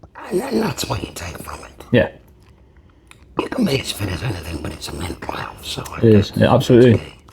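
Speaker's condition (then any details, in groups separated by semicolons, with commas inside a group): Laryngectomy; seven years since operation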